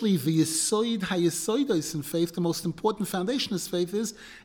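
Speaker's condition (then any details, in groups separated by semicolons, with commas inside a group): No condition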